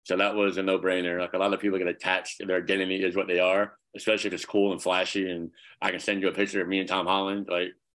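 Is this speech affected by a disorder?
Yes: cleft palate; congenital, severe, nose and upper lip a bubble, teeth or nose, many surgeries; speech impediment growing up, speech therapy all through school.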